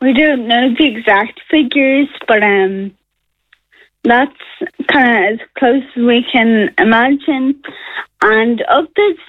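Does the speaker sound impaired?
Yes: Friedreich's ataxia; rare progressive neuromuscular disease, nerve damage, muscle weakness, mobility loss.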